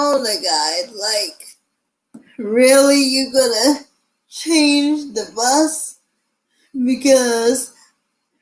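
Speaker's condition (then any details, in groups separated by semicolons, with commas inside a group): Cerebral palsy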